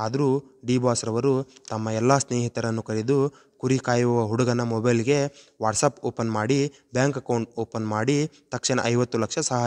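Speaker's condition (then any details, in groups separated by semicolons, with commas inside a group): No condition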